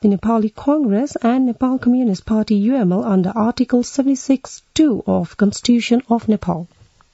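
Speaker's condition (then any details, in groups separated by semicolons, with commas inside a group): No condition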